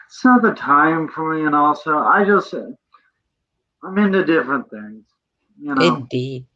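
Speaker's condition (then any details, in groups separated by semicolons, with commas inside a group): Cerebral palsy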